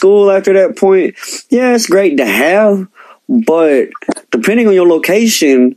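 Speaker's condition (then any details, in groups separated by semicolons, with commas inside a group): Cleft lip and palate; present from birth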